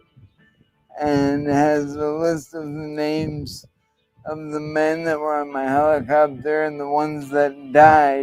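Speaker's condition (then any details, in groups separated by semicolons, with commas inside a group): Traumatic brain injury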